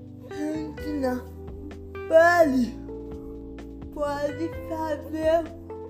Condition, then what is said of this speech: Cerebral palsy. Sendo assim, todas as suas falas encontram-se na descrição do nosso podcast, caso você queira acompanhar, ok?